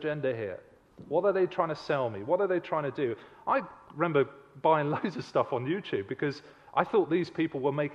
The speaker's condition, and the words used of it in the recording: No condition.